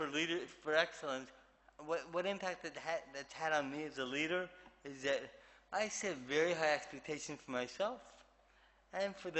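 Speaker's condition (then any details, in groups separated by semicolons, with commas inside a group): Cerebral palsy; affects movement and speech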